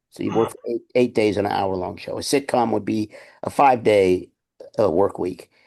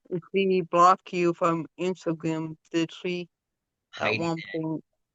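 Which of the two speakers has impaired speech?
The second: cerebral palsy; present from birth.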